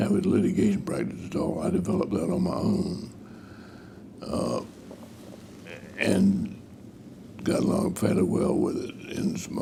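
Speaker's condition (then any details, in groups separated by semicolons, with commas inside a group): Parkinson's disease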